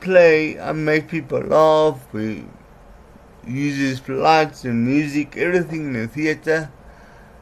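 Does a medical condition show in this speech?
Yes: cerebral palsy; learned speech special-needs school.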